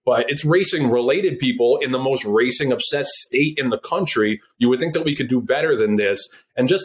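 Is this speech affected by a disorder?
No.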